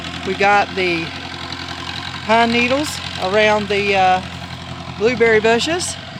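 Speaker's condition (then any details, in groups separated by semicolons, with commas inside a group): No condition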